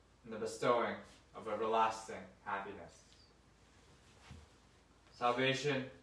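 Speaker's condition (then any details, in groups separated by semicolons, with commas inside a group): No condition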